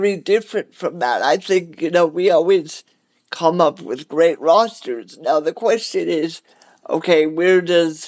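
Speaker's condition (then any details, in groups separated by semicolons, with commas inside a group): Cerebral palsy; cerebral palsy, wheelchair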